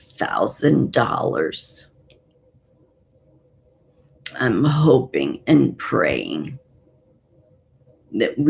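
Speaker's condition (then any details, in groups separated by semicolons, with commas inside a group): Parkinson's and essential tremor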